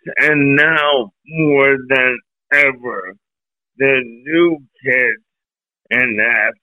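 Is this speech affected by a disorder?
Yes: ALS; slow progressing, symptoms began 8 years ago, 8-hour spine operation 7 years ago then declined, walks with walker, clinic through VA; age 72, diagnosed 6 years ago after 2 years of testing, still driving and going to gym; voice affected since about 2 years ago, voice worst symptom, voice sound audibly changed.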